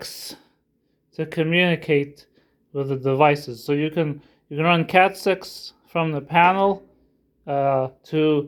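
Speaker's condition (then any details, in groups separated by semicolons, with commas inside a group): No condition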